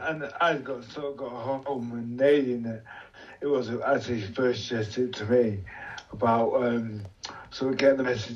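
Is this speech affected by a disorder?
Yes: motor neuron disease; followed by MND, respiratory and long-term ventilation teams at Preston.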